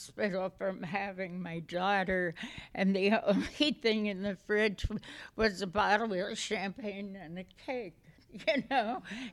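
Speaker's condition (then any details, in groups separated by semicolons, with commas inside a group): Essential tremor; essential tremor affecting voice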